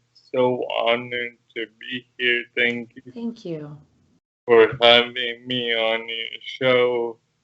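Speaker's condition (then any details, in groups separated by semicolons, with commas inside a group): Cerebral palsy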